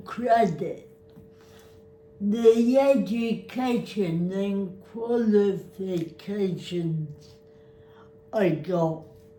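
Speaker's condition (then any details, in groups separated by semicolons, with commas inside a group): Cerebral palsy; spastic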